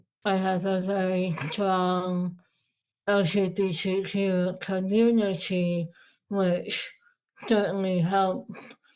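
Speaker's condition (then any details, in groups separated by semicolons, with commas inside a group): Moebius syndrome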